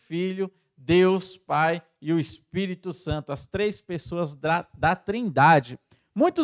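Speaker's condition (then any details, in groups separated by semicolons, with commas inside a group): No condition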